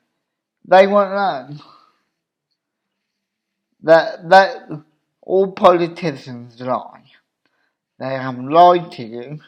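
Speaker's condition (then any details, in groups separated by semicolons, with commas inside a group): Cerebral palsy; wheelchair user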